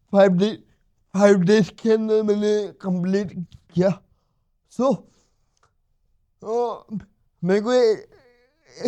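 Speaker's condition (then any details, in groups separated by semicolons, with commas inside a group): Cerebral palsy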